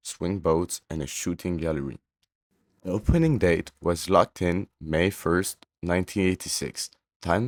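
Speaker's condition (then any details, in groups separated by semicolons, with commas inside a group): No condition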